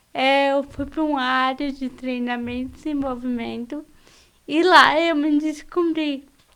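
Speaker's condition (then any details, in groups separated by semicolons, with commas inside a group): Cerebral palsy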